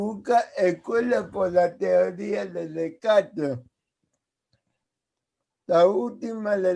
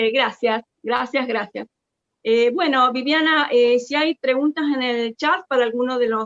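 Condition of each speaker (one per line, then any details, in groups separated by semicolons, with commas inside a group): Cerebral palsy; present since birth; speaks as if with potato in mouth
No condition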